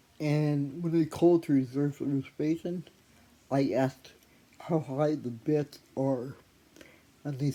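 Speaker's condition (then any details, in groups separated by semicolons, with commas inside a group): Athetoid cerebral palsy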